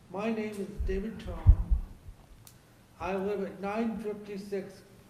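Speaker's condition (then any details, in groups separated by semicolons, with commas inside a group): Cerebral palsy; lifelong; age 58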